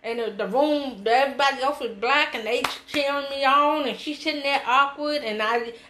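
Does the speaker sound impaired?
Yes: hearing loss; taught Signing Exact English.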